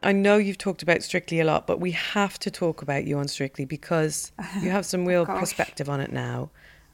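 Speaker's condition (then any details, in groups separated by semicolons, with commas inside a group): No condition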